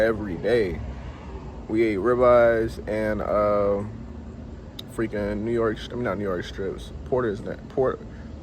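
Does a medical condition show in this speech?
No.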